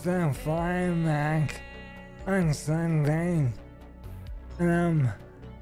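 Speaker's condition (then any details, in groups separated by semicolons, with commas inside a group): ALS; stem cell treatment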